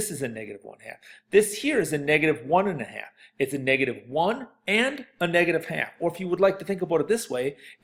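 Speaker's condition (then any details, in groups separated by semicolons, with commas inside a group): No condition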